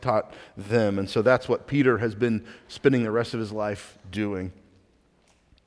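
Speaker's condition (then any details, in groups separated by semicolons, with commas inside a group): No condition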